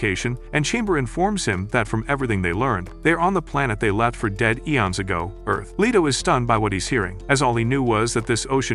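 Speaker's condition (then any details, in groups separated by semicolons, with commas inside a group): No condition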